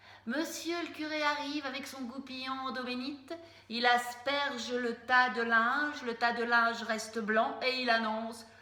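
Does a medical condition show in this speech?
No.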